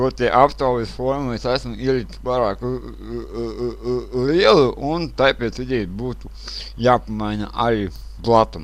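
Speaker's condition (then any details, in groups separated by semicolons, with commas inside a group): Cerebral palsy; since birth; speech not very clear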